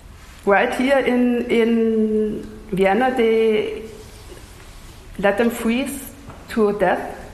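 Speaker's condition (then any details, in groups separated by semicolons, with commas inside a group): Stuttering; lifelong stutter, neurological, speech therapy since youth, jaw, belly and leg cramps when suppressing; amount varies day to day, not controllable; stutters on own name, smooth repetitions, silent blocks, slower than fluent speakers; repeated words, blocks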